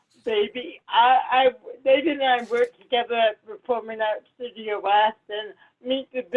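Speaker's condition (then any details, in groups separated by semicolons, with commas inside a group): Cerebral palsy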